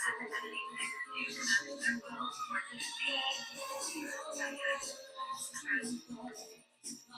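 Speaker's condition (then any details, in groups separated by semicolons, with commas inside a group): No condition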